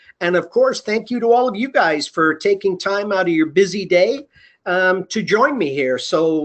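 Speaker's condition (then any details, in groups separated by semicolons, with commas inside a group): No condition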